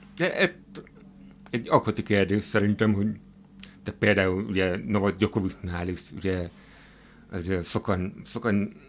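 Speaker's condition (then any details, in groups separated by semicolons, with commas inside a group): Hearing impairment; wears hearing aids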